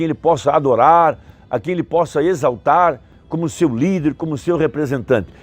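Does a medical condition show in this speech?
No.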